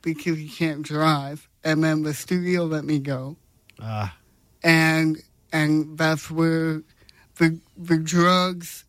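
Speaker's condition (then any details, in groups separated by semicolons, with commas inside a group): Cerebral palsy; congenital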